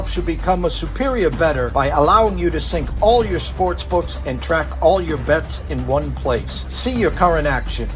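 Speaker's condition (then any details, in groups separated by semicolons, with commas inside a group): No condition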